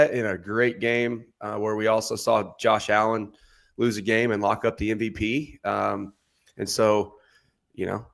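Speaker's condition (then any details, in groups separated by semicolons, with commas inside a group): No condition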